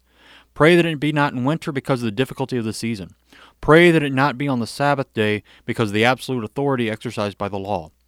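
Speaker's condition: No condition

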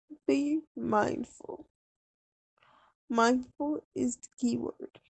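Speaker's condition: Cerebral palsy; wheelchair user, can feed self and type

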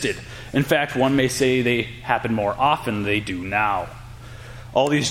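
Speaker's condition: No condition

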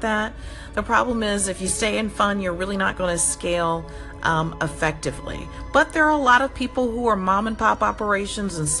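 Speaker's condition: No condition

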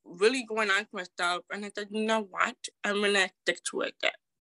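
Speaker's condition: Deafness

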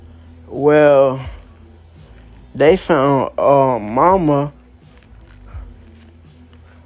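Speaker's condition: Cerebral palsy; able to walk, able to talk

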